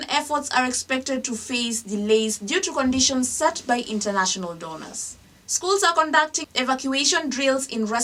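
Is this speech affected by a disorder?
No.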